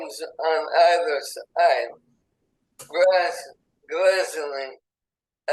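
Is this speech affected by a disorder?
Yes: ALS; affects legs and lungs; burning in lungs.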